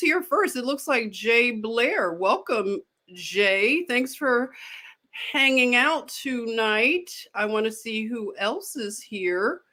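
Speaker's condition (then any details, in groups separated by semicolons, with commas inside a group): No condition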